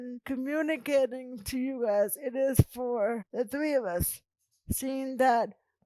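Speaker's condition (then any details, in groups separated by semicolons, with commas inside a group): Cerebral palsy; present from birth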